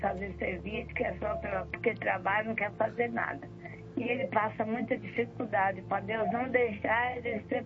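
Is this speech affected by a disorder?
Yes: facial droop after stroke; caused by stroke, mouth twisted; mouth not fully recovered, stroke sequelae.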